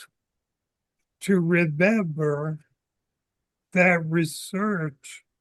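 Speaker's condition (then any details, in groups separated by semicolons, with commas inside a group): ALS; seventh year of disease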